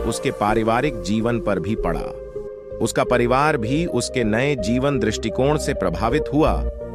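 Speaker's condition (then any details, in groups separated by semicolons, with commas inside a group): No condition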